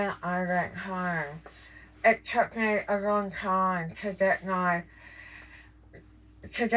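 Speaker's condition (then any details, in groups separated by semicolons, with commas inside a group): Jaw cancer surgery; tracheostomy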